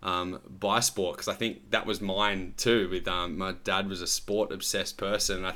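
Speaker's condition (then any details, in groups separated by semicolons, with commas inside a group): No condition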